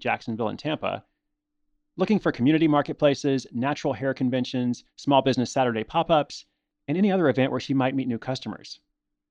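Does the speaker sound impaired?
No.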